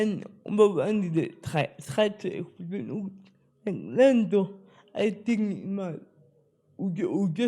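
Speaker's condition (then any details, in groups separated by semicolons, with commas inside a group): Spastic cerebral palsy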